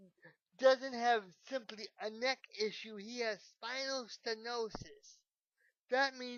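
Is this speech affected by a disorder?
Yes: cerebral palsy.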